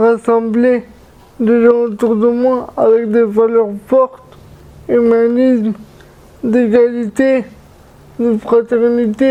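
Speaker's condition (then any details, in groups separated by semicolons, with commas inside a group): Cerebral palsy; very premature birth, severe disability, uses wheelchair; needs help with meals and daily life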